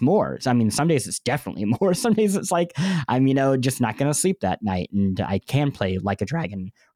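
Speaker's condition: Cleft lip and palate; 2-3 months recovery each

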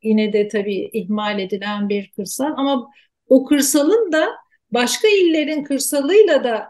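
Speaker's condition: No condition

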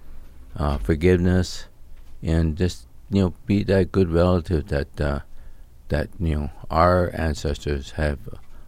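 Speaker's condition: ALS; slightly slurred, talking getting harder, fears sounding mumbled, voice disrupts train of thought, expects voice loss

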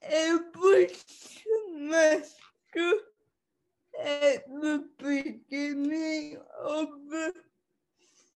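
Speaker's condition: Cerebral palsy; cerebral palsy since childhood

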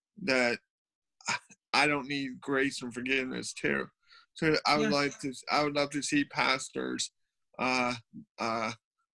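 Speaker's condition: Cerebral palsy; affects arms and hands

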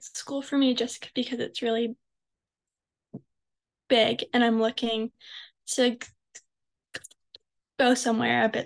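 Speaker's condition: Stuttering; CHOPS stuttering program since about age 9, no family history, private and school speech therapy, Dr. Donaher; high school IEP accommodations for fluency in presentations and participation; fluency affects presentations and class participation; prolonged sounds, blocks

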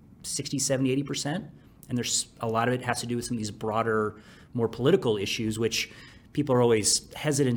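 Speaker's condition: No condition

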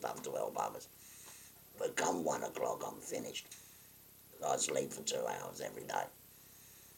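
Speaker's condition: Total laryngectomy; stage 4 laryngeal cancer, total laryngectomy by Mr. Tagar, head and neck chemoradiotherapy, one-ear deafness, anosmia; voice valve speech, leaks leave no voice, electrolarynx backup, not heard in groups, swallow about 10%

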